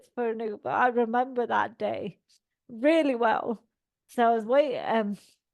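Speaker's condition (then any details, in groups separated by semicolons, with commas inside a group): Cerebral palsy; all four limbs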